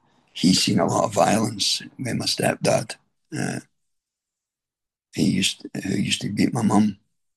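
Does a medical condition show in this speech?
Yes: throat cancer treatment effects, stage 4 throat cancer; tracheostomy.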